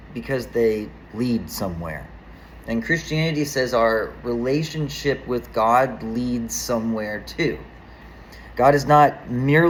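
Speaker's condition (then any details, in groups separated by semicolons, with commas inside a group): No condition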